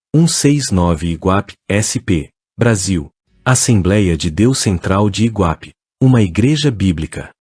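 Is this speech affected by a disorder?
No.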